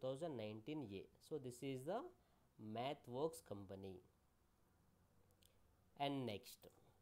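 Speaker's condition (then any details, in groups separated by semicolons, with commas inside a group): No condition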